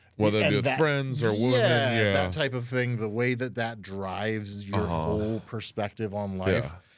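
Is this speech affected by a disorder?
No.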